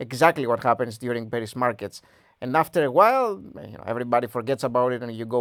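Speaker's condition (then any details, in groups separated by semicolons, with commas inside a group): No condition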